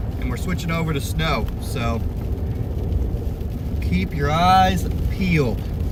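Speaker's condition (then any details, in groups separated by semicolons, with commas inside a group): No condition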